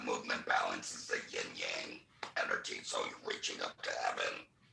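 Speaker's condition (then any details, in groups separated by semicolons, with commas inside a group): Laryngectomy; no speech for months after operation, needs one hand to speak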